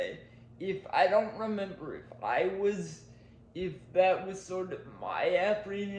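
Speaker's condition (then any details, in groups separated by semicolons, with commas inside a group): Cerebral palsy; powered wheelchair; nearly 20 years powered mobility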